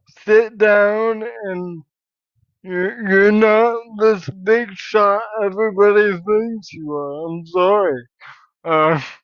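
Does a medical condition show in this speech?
Yes: cerebral palsy.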